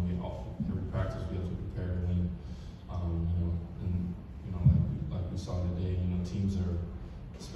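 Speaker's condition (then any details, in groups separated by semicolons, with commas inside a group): No condition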